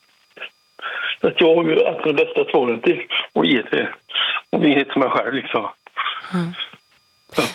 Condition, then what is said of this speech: Parkinson's disease. För jag har Parkinson också, så jag har svårt att prata ibland.